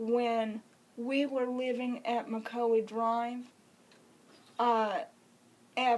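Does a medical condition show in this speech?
Yes: cerebral palsy.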